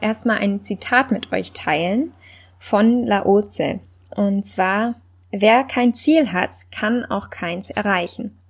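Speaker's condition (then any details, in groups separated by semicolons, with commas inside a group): No condition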